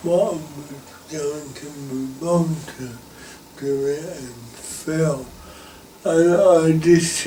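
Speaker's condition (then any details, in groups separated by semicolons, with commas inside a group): Cerebral palsy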